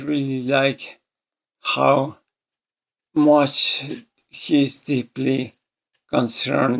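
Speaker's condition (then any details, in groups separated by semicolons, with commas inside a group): ALS; voice severely damaged, hard to understand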